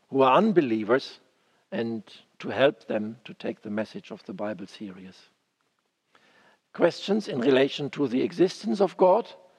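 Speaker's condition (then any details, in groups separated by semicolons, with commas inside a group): No condition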